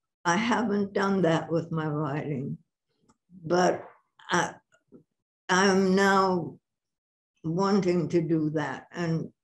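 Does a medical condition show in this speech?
Yes: Parkinson's; about six years since onset.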